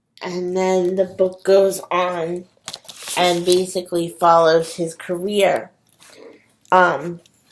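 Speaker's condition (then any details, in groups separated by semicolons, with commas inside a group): Cerebral palsy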